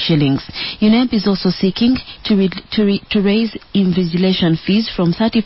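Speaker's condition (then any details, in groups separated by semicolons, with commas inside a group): No condition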